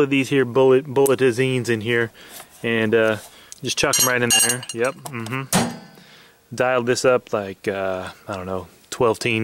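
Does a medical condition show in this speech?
No.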